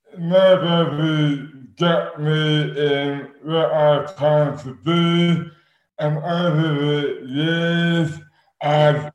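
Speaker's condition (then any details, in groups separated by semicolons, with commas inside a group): Dystonia; sudden overnight adult onset, affects speech and arms, suspected congenital jaw defect plus rugby hits, damaged TMJ; incredibly slurred, dramatically impaired, worse at onset with eating difficulty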